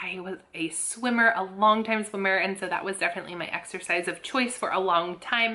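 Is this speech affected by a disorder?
No.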